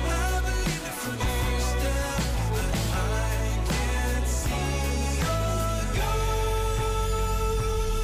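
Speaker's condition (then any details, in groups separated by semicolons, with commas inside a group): No condition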